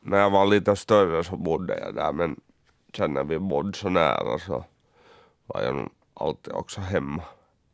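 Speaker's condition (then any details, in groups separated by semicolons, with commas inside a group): Cerebral palsy; uses wheelchair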